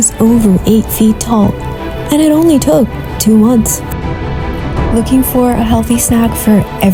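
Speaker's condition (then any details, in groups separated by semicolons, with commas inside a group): No condition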